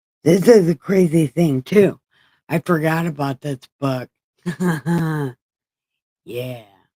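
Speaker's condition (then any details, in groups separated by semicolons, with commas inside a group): Brain injury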